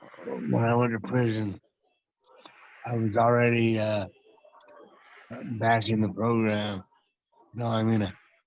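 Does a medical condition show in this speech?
Yes: traumatic brain injury; car crash.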